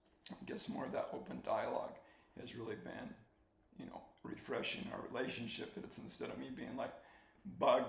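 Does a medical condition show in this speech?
Yes: ALS; soft spoken, swallowing getting harder.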